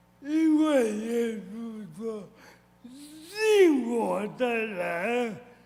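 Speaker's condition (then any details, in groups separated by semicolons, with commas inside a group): Cerebral palsy; severe, walked only at age 8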